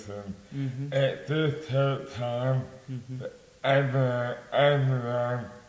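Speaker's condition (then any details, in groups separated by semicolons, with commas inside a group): Dystonia; mouth impairment affects speech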